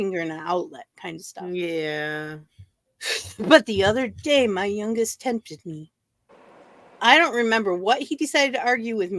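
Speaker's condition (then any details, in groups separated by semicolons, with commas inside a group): No condition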